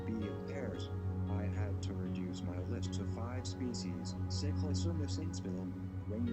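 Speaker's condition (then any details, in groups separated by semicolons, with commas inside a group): No condition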